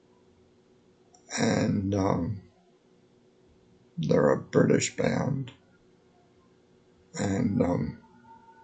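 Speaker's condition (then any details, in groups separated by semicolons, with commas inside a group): Multiple sclerosis; lives in care home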